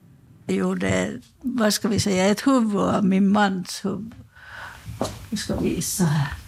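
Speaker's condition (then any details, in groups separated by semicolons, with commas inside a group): Parkinson's disease; slightly shaky, very clumsy fumbling hands; hands too clumsy for fine ceramic work, makes only small bowls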